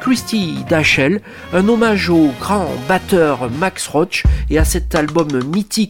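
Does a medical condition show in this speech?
No.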